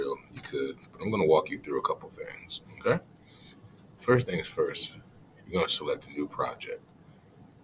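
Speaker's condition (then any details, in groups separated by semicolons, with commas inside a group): No condition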